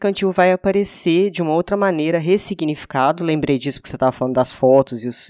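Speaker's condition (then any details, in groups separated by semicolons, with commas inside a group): No condition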